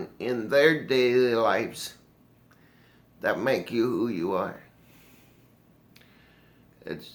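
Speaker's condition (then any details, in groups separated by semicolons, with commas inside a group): Cerebral palsy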